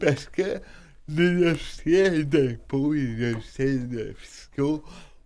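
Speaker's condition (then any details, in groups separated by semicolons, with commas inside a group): Cerebral palsy; wheelchair user, stair-climbing wheelchair chosen for autonomy, not subsidized; self-described as speaking a bit oddly, host says speech not odd at all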